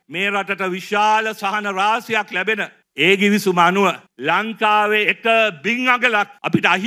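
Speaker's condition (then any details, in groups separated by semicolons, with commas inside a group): No condition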